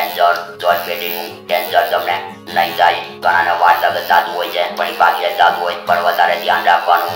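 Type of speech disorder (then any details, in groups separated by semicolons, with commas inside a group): Electrolarynx speech; laryngeal cancer, laryngectomy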